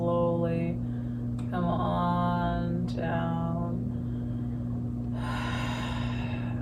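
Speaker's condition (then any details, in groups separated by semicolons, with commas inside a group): No condition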